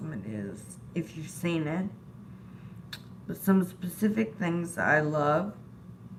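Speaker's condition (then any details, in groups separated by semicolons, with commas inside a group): Disability causing slurred speech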